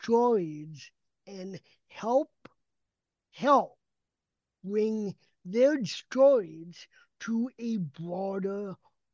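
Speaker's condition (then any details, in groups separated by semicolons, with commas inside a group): Cerebral palsy; legs freeze in winter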